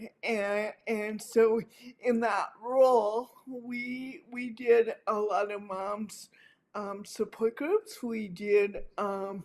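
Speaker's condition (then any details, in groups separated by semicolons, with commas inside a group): Cerebral palsy; affects hands and speech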